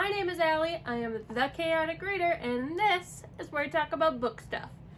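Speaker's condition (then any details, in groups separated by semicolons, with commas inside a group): No condition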